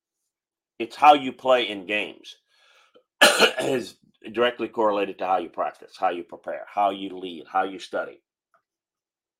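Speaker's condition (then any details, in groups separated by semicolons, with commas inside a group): No condition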